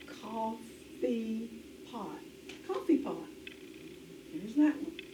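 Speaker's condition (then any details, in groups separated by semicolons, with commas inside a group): No condition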